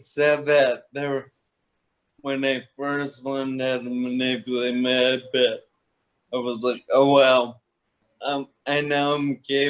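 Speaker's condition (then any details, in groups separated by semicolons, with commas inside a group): Toxic leukoencephalopathy, locked-in syndrome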